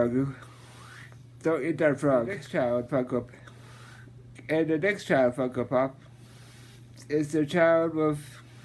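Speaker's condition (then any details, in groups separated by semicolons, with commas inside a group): Muscular dystrophy, Duchenne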